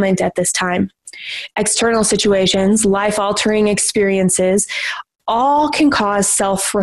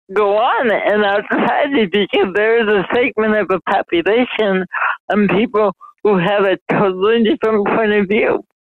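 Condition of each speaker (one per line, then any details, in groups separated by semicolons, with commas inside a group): No condition
Mild cerebral palsy; mild, since birth; speech affected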